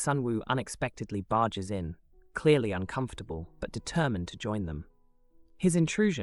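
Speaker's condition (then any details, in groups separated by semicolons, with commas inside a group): No condition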